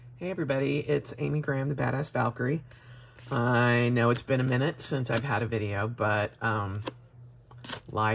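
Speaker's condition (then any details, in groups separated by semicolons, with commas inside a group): No condition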